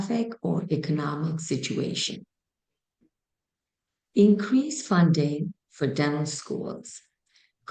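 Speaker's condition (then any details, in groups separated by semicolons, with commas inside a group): No condition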